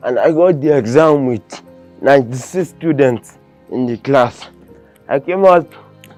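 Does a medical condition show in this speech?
Yes: cerebral palsy.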